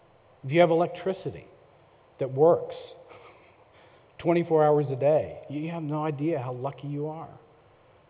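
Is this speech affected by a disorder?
No.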